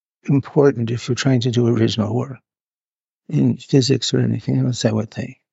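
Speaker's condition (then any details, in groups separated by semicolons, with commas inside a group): Parkinson's; needs to move about while filmed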